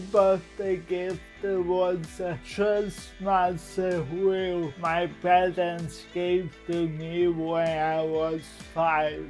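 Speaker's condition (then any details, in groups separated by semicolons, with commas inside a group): Cerebral palsy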